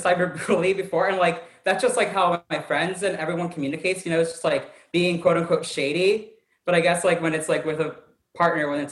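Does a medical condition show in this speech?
No.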